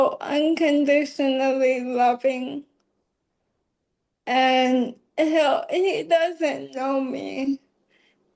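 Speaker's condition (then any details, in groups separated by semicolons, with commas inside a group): ALS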